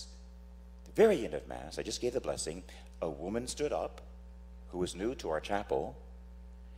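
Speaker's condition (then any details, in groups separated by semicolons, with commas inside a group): No condition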